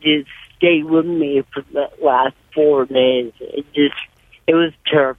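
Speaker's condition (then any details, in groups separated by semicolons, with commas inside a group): Cerebral palsy; severe cerebral palsy from birth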